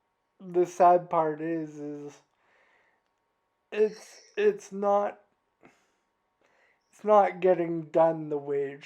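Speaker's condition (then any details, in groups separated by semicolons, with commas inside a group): Cerebral palsy; from birth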